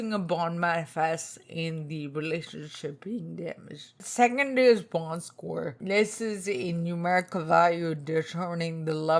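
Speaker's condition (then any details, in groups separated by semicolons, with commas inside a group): Spinocerebellar ataxia type 2, SCA2; tongue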